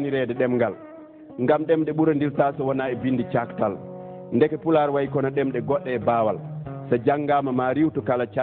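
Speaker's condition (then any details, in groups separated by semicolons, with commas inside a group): No condition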